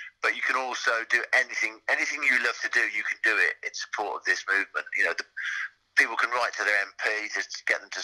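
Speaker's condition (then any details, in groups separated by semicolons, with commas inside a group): No condition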